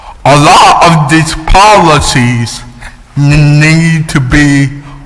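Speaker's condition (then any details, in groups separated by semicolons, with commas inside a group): Cerebral palsy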